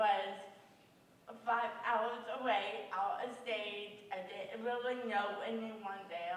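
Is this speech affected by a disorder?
Yes: cerebral palsy; hard to be understood.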